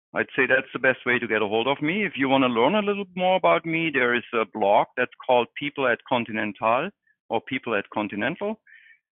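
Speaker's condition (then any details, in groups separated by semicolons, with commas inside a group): No condition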